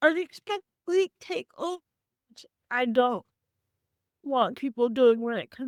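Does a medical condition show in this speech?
Yes: cerebral palsy; from birth; physical therapy; had speech therapy.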